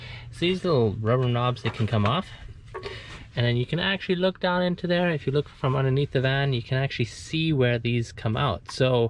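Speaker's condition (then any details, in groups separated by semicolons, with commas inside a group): No condition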